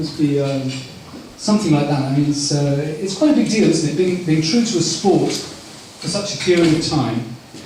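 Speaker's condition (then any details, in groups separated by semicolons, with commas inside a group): No condition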